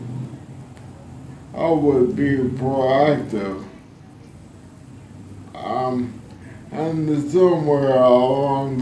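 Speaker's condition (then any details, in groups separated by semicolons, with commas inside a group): ALS; severe violent spasticity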